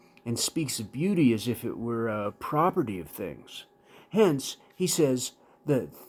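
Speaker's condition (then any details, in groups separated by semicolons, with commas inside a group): No condition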